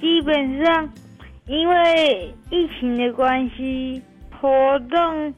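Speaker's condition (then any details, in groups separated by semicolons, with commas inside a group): Cerebral palsy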